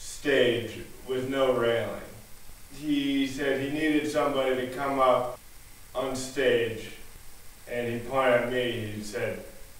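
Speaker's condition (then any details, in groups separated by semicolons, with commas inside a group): Cerebral palsy, spastic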